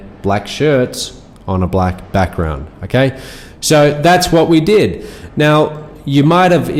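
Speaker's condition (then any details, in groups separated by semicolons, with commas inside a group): No condition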